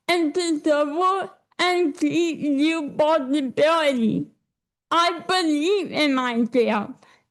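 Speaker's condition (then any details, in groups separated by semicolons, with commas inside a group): Cerebral palsy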